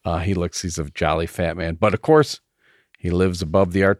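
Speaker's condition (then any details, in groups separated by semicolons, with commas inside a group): No condition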